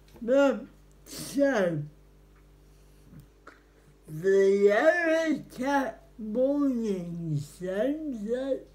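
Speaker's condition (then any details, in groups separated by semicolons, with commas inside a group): Cerebral palsy; spastic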